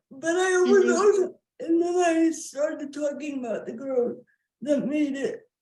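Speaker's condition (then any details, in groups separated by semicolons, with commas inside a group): Cerebral palsy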